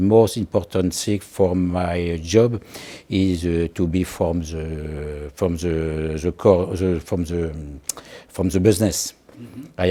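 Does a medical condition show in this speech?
No.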